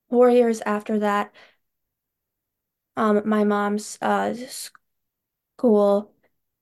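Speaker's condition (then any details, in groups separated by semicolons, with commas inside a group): Stuttering; childhood onset, father and brother stutter, coexisting hearing loss unrelated to stuttering, speech therapy from kindergarten; blocks often silent, mistaken for technical problems on video calls, keeps camera on; prolonged sounds, blocks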